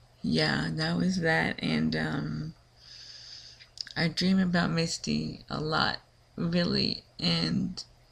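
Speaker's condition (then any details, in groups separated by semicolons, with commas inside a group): Cerebral palsy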